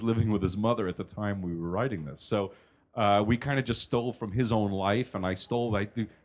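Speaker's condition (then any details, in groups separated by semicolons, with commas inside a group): No condition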